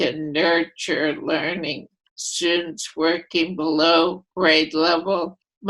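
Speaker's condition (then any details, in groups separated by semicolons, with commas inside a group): Primary lateral sclerosis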